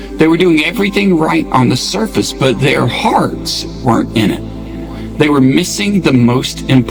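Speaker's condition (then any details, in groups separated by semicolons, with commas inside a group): No condition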